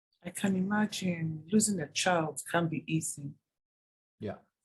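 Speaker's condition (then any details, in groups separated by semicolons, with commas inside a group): No condition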